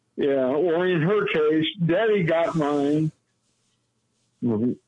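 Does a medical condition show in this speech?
Yes: cerebral palsy; lifelong.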